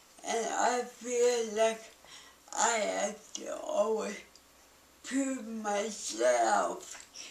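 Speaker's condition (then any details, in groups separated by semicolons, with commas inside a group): Cerebral palsy; balance and speech most affected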